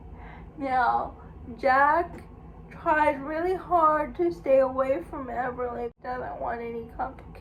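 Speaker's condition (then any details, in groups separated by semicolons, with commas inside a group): Cerebral palsy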